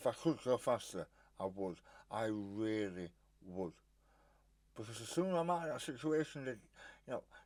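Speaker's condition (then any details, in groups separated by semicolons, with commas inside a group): Stage 4 tongue cancer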